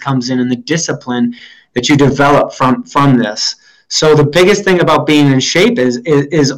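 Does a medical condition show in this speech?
No.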